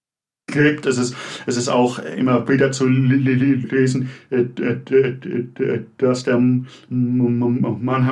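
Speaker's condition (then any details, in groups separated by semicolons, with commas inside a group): Stuttering; developmental, lifelong, possibly inherited, father stuttered, brother fluent, logopedic speech therapy, constant since second grade; not at all fluent, blocks, repetitions, filler hesitations, stutters even in dreams, fluent in writing; repeated sounds, prolonged sounds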